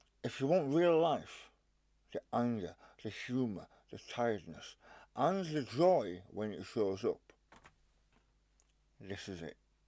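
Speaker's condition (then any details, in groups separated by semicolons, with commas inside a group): Stage 4 tongue cancer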